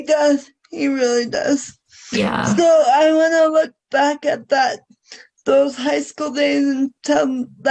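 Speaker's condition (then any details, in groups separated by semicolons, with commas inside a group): Cerebral palsy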